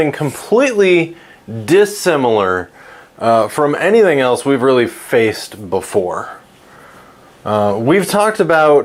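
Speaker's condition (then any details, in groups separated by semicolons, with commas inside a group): No condition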